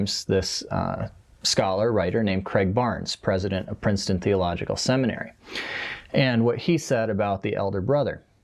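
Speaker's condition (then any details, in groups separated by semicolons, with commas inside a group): No condition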